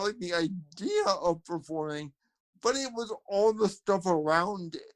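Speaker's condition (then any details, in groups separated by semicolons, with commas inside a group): Cerebral palsy, spastic quadriplegia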